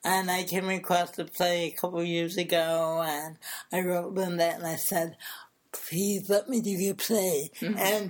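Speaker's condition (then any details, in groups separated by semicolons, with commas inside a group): Cerebral palsy; since birth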